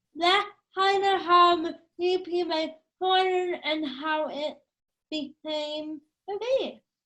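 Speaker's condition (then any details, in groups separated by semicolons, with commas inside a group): Cerebral palsy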